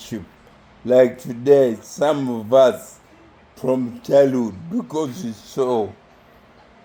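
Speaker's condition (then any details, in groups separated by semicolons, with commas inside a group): Neurological disease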